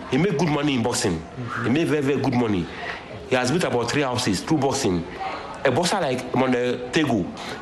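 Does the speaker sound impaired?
No.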